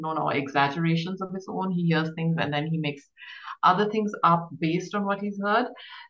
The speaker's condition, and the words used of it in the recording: None; typical speech.